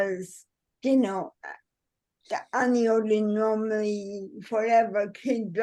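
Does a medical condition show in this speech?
Yes: cerebral palsy.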